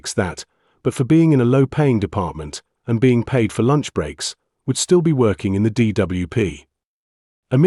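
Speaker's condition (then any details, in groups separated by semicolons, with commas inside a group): No condition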